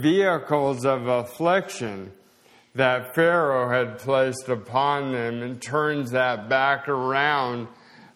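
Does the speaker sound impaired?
Yes: slowed speech, swallowing problems; progressive condition, prayed for over 4 years, speech and swallowing affected; seeing speech therapist, swallow test today, very minimal advancement, less progression than expected; reading down about 30 words per minute last year, 50 over two years.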